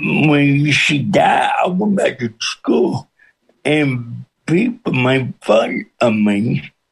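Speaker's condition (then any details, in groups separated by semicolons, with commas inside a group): Cerebral palsy with speech impediment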